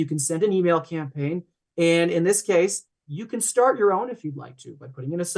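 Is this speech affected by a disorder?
No.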